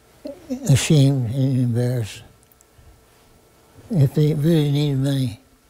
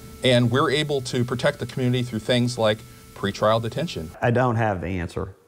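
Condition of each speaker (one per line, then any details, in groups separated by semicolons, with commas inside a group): Parkinson's disease
No condition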